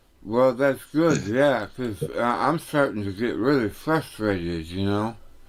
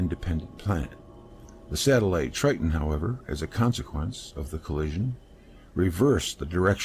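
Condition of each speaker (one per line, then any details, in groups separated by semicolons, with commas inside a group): Tongue cancer; tongue tumor, radiation and chemotherapy; tumor treated by radiation, mouth radiation burn healing, soft foods; tongue burns when food touches it
No condition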